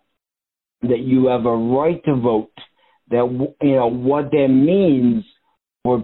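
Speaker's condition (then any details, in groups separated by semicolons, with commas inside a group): Cerebral palsy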